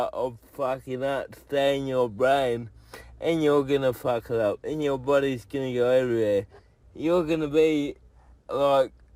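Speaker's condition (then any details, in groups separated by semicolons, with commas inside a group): Cerebral palsy; from birth, tight muscles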